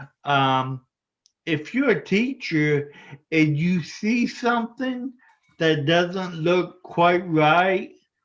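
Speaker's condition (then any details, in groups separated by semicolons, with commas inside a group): Spinocerebellar ataxia type 14, SCA14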